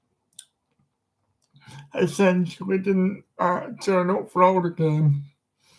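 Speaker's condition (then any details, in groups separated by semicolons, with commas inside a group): Disability affecting speech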